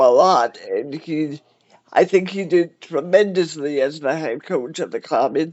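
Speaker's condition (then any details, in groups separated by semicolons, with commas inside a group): Cerebral palsy; cerebral palsy, wheelchair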